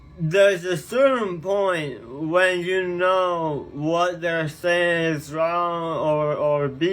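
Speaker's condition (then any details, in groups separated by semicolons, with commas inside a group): Tongue cancer surgery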